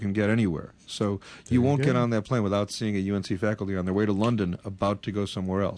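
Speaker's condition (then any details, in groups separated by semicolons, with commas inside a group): No condition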